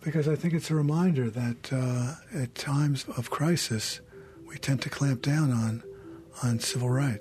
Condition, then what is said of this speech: Parkinson's disease. He's self-conscious about the way he sounds, but he says his Parkinson's helps him empathize more with the clients he represents.